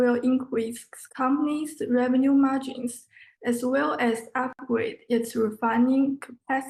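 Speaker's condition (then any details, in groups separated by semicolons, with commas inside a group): No condition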